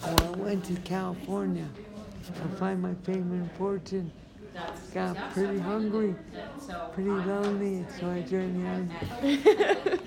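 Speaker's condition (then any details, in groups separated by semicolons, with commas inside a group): Traumatic brain injury; traumatic brain injury from car rollover on base around age 24, army occupational and physical therapy; talks funny, understandable except when laughing, could not speak for a year after injury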